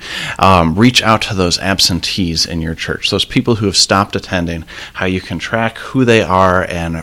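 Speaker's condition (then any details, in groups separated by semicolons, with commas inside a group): No condition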